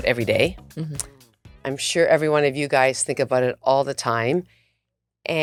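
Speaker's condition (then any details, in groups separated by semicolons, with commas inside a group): No condition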